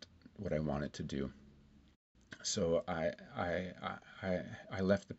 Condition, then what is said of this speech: Stuttering. I said, H's are really hard, and it's hard for me to say your name.